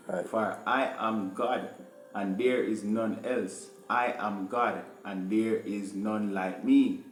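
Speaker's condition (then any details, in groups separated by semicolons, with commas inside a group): No condition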